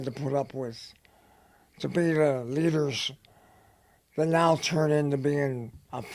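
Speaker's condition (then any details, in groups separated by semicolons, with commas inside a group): Head and neck cancer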